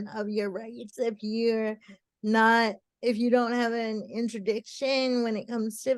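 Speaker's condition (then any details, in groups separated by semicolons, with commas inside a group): Cerebral palsy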